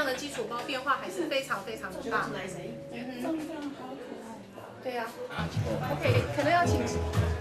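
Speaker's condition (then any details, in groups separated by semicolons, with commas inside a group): No condition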